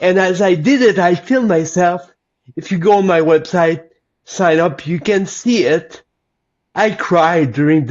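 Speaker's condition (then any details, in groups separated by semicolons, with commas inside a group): Cerebral palsy; lifelong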